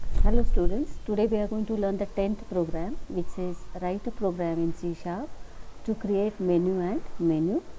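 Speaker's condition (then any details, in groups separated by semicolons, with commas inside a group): No condition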